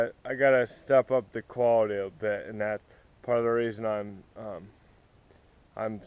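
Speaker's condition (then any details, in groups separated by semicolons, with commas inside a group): Cerebral palsy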